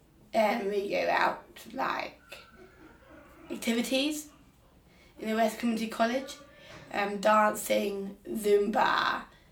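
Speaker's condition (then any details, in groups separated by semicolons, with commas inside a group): Down syndrome; Down syndrome since birth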